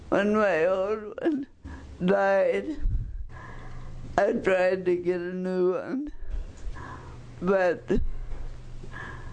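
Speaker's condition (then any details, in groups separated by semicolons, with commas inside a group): Cerebral palsy; since birth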